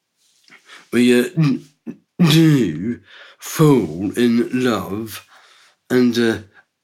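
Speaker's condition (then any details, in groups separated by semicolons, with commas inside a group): Down syndrome; from birth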